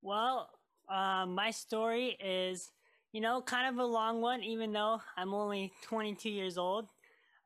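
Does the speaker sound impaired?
Yes: cleft lip and palate; congenital cleft lip and palate, many childhood surgeries, major closure surgery, lip scar, scar removal declined; cleft made eating, talking and singing hard while growing up.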